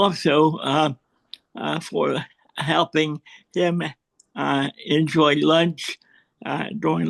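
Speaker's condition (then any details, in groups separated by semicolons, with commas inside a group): Cerebral palsy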